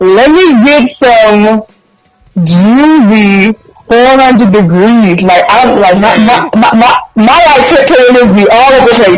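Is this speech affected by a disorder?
Yes: stutter; stutter since age 3; here repeated sounds, repeated words, prolonged sounds.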